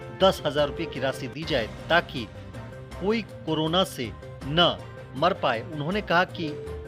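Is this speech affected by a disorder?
No.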